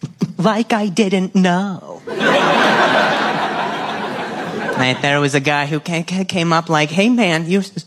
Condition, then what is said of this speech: Stuttering. It messed with my speech and my motor skills on the left side of my body.